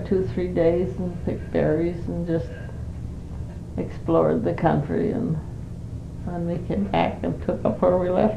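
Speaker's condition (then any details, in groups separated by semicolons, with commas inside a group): Parkinson's disease; not very able to do much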